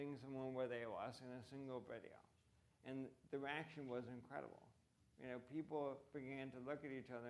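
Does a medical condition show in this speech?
Yes: ALS; voice impacted, reduced fluency.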